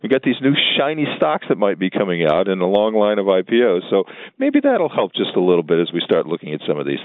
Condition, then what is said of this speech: None; typical speech.